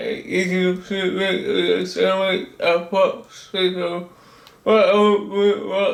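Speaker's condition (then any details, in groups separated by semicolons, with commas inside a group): Cerebral palsy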